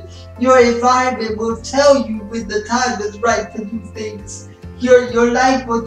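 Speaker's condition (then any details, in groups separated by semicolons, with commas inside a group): Spastic cerebral palsy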